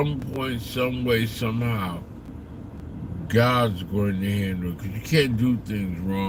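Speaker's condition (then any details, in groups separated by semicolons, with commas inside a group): Slurred speech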